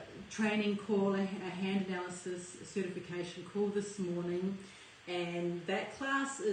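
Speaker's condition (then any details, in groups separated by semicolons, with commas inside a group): No condition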